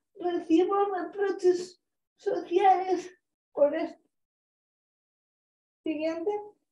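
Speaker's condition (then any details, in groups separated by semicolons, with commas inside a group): Cerebral palsy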